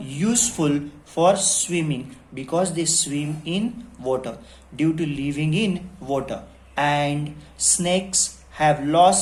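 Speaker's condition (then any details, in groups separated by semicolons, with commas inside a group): No condition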